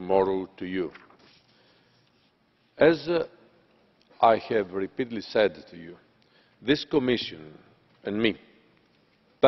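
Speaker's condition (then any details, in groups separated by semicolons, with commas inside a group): No condition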